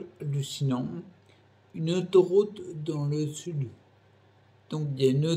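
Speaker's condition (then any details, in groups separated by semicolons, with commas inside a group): Primary progressive multiple sclerosis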